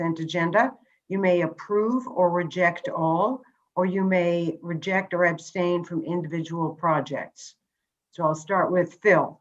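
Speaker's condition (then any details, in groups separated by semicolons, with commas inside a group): No condition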